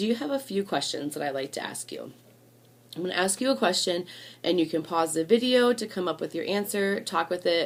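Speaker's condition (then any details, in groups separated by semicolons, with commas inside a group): No condition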